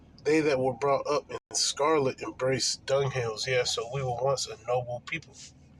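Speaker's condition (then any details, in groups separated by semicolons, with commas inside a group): No condition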